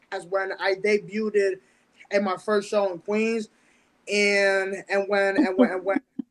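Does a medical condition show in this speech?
Yes: stutter; mild speech impediment since about age 10, autism spectrum, born with intellectual learning disability, hears things oddly; long feared certain words coming out when talking on stage; here repeated sounds, prolonged sounds.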